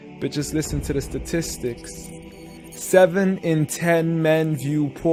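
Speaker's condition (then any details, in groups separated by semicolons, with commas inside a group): No condition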